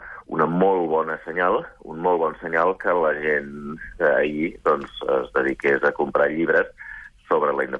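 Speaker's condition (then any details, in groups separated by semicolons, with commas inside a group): No condition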